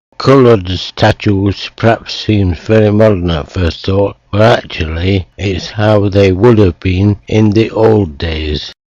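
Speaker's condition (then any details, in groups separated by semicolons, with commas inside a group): Motor neuron disease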